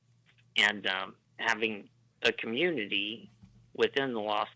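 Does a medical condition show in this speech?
Yes: Duchenne muscular dystrophy; Duchenne muscular dystrophy diagnosed at age 3, power chair since about age 10; uses ventilator to breathe; ventilator may be audible, speech cadence slightly different but works well.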